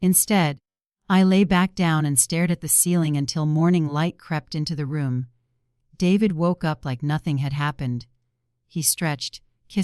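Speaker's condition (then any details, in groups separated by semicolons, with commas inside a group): No condition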